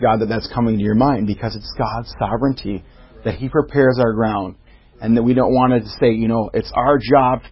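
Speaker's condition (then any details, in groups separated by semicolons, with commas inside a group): No condition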